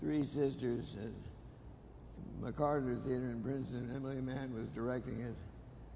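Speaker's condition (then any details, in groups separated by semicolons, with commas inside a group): Parkinson's disease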